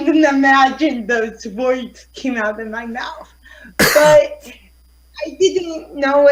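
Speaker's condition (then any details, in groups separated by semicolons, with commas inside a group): Cerebral palsy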